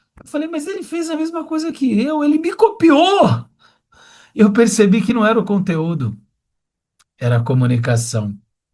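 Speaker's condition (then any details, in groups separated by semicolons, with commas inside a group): No condition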